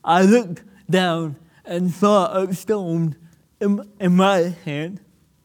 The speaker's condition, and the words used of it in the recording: Cerebral palsy. And when I'm nervous, it makes speaking even more difficult.